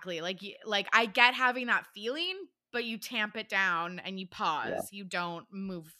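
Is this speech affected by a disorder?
No.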